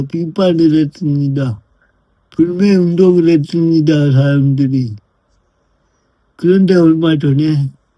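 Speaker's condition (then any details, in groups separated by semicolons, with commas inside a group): Brain lesion disability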